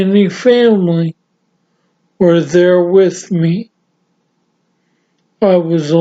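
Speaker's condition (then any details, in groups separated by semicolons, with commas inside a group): Severe traumatic brain injury; severe, ataxia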